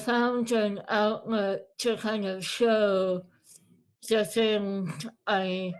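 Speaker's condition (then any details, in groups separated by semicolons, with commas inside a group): Moebius syndrome; facial paralysis, sixth and seventh cranial nerves, no facial expression; speech difficulty, eating and drinking difficulty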